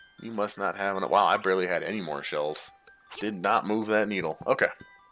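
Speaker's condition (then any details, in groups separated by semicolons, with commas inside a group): No condition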